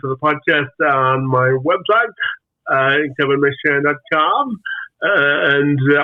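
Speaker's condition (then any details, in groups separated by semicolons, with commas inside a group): Spastic quadriplegic cerebral palsy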